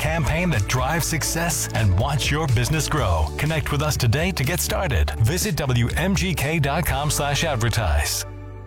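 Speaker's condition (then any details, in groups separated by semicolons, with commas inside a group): No condition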